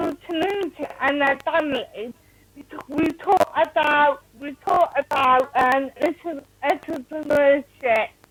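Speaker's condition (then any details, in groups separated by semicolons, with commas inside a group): Cerebral palsy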